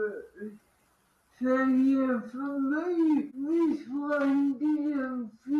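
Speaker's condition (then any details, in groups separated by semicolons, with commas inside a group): Cerebral palsy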